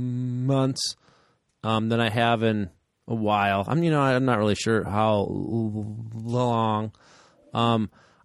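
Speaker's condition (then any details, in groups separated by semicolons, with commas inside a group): Stuttering; severity varies over time; newborn son three weeks ago, less sleep possibly contributing; blocks up to about ten seconds, no avoidance or circumlocution; repeated sounds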